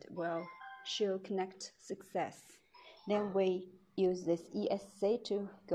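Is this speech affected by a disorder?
No.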